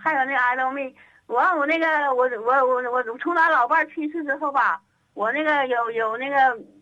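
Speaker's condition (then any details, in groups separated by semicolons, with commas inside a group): Parkinson's disease; Parkinson's disease about 6-7 years, leg tremor not hand or head tremor, began with small shuffling steps; age 70, now unable to walk unaided, needs walking aid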